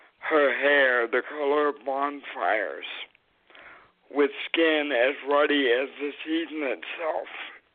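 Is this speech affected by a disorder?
Yes: cerebral palsy.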